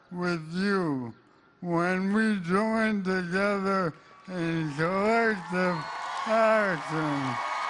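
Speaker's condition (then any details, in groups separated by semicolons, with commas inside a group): ALS; weak voice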